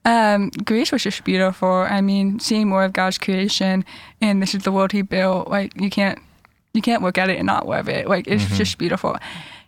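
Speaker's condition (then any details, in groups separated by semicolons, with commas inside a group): Deafness; cochlear implants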